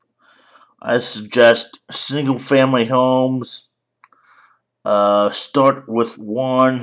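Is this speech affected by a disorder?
Yes: cerebral palsy.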